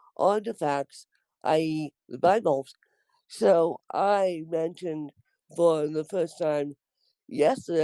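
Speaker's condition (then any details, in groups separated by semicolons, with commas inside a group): Cerebral palsy, mixed, moderate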